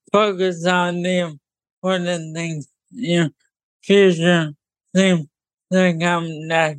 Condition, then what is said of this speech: ALS (motor neuron disease). It's hard to talk clearly and to move my arms and fingers.